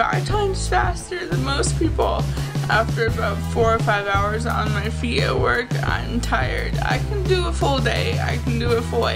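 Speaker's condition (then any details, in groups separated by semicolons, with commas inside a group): Cerebral palsy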